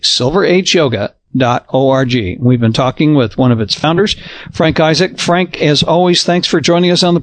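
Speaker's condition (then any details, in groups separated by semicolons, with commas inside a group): No condition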